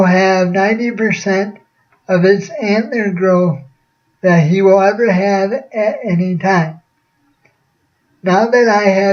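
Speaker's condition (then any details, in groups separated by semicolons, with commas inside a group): Cerebral palsy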